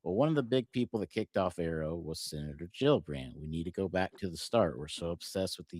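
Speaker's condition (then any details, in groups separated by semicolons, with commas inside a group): No condition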